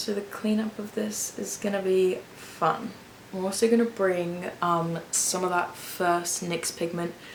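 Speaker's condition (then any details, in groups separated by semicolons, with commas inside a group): No condition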